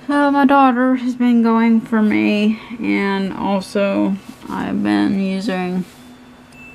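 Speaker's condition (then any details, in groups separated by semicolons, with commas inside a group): Cerebral palsy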